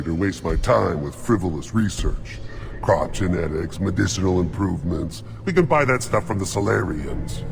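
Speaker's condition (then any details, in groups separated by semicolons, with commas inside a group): No condition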